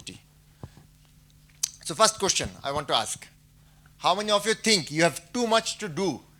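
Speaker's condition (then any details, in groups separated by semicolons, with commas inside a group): No condition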